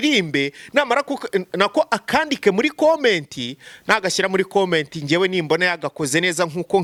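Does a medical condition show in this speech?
No.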